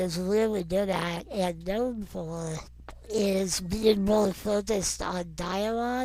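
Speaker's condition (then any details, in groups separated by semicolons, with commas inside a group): Non-progressive muscular dystrophy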